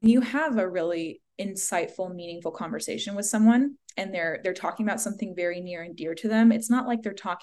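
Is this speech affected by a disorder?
No.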